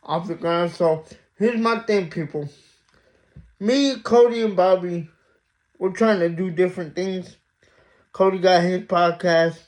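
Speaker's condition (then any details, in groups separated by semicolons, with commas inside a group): Mild cerebral palsy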